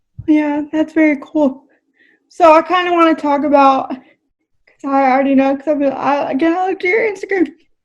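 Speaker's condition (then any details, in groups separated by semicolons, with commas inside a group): Cerebral palsy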